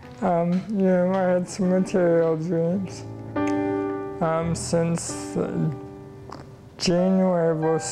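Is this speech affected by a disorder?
Yes: ALS.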